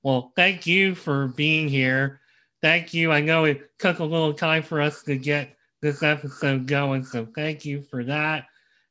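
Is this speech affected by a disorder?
Yes: cleft lip and palate; congenital.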